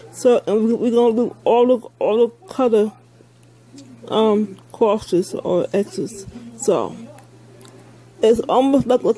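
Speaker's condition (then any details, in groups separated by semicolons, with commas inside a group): Speech impairment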